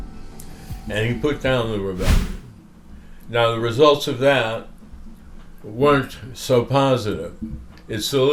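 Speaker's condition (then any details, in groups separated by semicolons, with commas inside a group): Parkinson's disease; visible shaking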